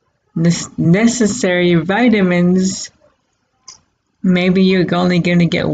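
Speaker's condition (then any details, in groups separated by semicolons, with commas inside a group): Cerebral palsy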